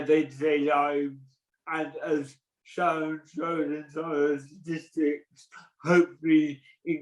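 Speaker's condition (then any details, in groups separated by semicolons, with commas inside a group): Cerebral palsy; present from birth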